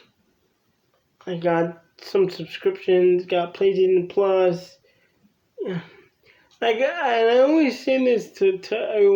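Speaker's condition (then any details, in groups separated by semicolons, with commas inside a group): Cerebral palsy; from birth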